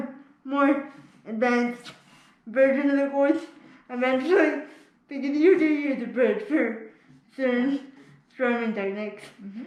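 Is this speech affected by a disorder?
Yes: spastic cerebral palsy; can speak.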